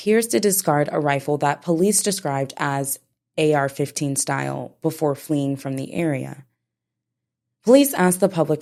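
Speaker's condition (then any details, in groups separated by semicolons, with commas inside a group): No condition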